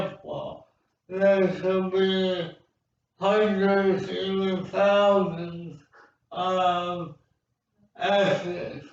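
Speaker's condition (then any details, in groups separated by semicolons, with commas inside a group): Speech impairment after birth surgery; cleft palate repaired surgically after birth, cerebral palsy, seizures; speech impairment from cleft palate and its surgery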